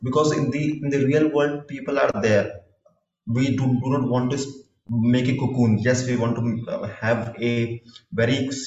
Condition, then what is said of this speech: Stuttering. And since I started to talk with, you know, with more and more exposure to different scenarios, I am becoming good in articulating my views.